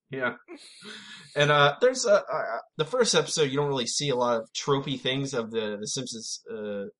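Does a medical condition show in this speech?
No.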